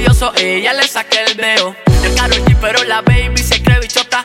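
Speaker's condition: No condition

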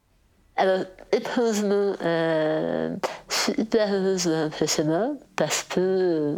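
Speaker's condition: Total glossectomy; eats everything perfectly again

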